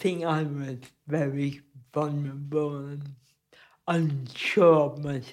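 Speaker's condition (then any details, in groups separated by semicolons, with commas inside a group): Cerebral palsy; careful movement needed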